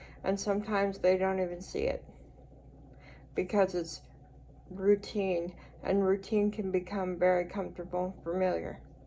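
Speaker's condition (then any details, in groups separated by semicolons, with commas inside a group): Cerebral palsy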